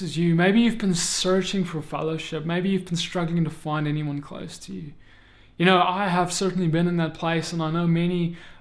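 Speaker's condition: No condition

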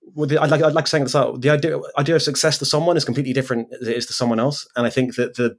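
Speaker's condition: Stutter; speech impediment; makes recording podcasts difficult, still runs own podcast; repeated sounds, repeated words

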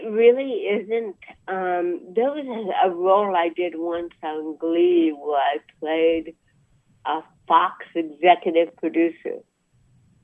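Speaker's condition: Cerebral palsy; about 63 years old

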